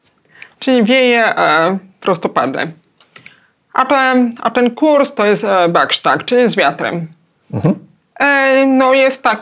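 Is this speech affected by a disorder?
Yes: hard of hearing, cochlear implant.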